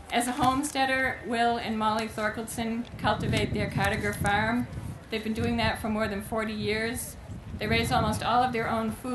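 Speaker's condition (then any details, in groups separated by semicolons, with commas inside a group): No condition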